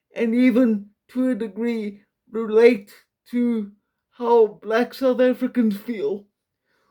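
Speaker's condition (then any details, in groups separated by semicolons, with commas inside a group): Quadriplegic cerebral palsy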